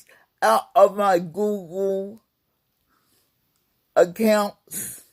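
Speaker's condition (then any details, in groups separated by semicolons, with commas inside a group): Cerebral palsy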